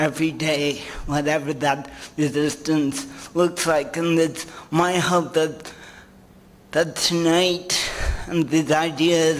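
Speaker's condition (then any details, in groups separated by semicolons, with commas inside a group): Cerebral palsy; some sounds jumbled, speech therapy for tongue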